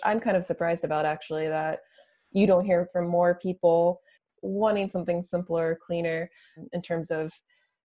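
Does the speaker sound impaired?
No.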